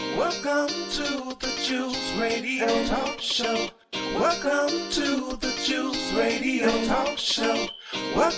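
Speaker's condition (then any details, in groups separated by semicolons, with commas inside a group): No condition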